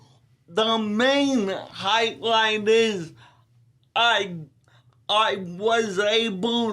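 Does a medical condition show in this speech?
Yes: ataxia telangiectasia; rare muscular dystrophy.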